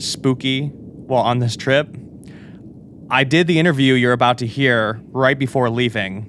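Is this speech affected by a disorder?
No.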